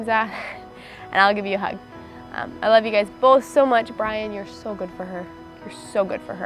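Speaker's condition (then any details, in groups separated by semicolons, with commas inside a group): No condition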